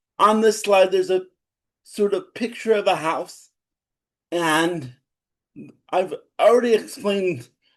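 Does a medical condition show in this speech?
Yes: cerebral palsy.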